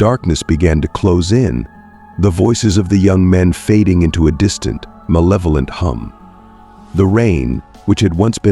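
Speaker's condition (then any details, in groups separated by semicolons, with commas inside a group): No condition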